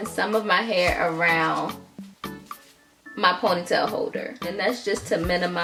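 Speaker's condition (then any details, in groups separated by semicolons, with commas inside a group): No condition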